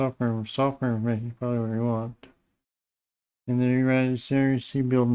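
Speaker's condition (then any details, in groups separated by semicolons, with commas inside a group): Parkinson's disease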